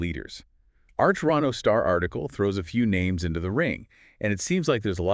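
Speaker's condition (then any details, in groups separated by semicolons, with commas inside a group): No condition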